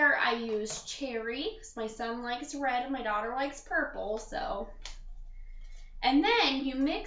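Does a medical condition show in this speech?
No.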